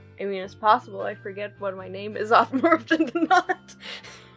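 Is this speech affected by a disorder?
No.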